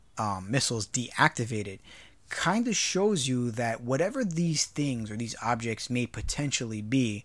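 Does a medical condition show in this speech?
No.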